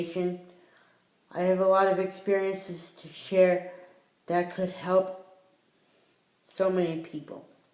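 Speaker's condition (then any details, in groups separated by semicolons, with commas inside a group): Cerebral palsy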